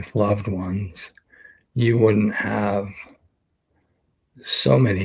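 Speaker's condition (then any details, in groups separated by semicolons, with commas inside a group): ALS; brain-computer interface implant; expects to lose voice very soon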